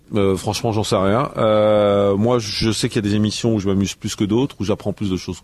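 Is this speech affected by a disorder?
No.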